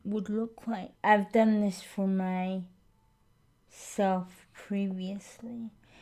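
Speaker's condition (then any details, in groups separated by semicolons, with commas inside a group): Cerebral palsy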